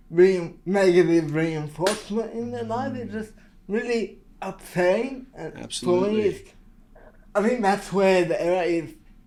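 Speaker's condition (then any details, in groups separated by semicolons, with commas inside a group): Cerebral palsy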